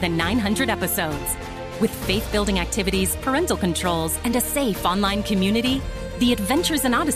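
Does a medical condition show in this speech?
No.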